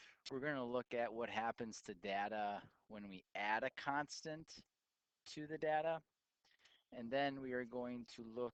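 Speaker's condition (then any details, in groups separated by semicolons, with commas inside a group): No condition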